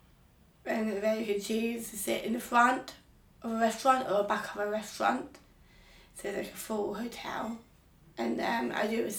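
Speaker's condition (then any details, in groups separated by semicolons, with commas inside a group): Down syndrome; Down syndrome since birth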